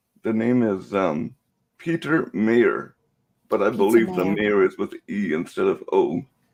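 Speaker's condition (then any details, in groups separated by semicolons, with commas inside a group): Cerebral palsy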